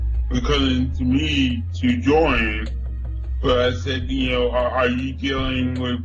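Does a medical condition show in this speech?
Yes: cerebral palsy.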